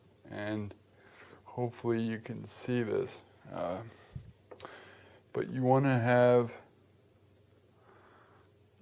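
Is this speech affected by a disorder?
Yes: cerebral palsy; affects gait and walking.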